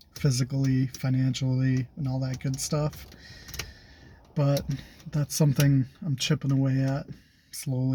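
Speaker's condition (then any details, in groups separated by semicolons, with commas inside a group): No condition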